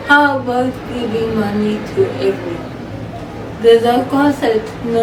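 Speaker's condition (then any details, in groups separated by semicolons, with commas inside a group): Cerebral palsy; from birth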